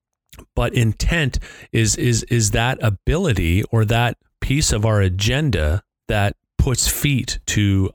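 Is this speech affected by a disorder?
No.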